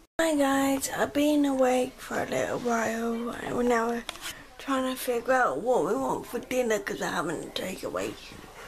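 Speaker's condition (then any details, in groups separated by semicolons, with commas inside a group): Cerebral palsy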